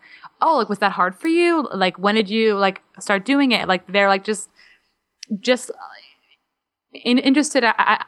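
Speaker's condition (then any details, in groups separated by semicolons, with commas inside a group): Stuttering; therapy over past 3 years: fluency shaping, stuttering modification, voluntary stuttering, subway talks with strangers; stuttering more since starting 12-hour nursing shifts, heightened awareness, more physical tension; stuttering more without added anxiety or avoidance; repeated sounds, repeated words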